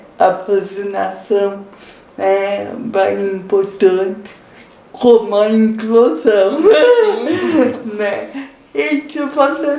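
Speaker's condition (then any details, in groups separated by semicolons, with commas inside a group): Cerebral palsy; impaired diction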